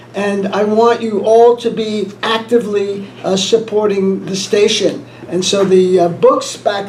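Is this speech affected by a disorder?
No.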